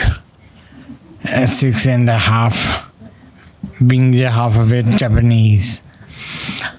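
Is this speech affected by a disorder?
Yes: spinocerebellar ataxia type 3, Machado-Joseph disease (SCA3); inherited, maternal side; about 10 years since diagnosis.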